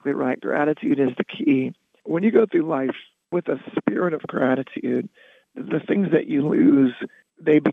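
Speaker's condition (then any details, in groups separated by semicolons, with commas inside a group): Loss of singing voice; singing voice lost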